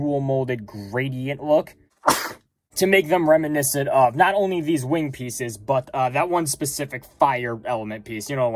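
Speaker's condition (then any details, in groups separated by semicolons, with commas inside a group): No condition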